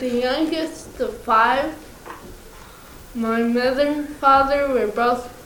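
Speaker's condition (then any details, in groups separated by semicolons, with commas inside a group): Cerebral palsy, mild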